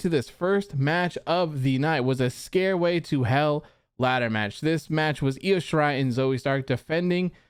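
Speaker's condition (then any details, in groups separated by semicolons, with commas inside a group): No condition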